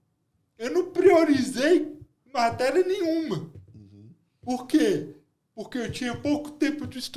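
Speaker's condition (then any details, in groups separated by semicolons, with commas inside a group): Cerebral palsy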